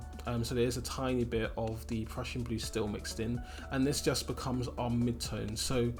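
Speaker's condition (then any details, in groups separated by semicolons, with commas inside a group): No condition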